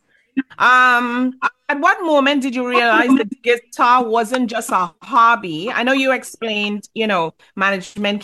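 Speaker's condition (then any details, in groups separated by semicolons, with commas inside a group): No condition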